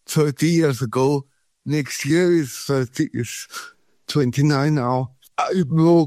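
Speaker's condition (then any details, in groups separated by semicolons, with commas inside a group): Cerebral palsy; cramp and pain free in Thailand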